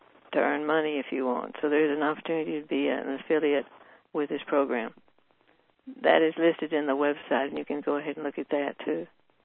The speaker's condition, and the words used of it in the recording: Parkinson's disease. I appreciate your inviting my shaky voice.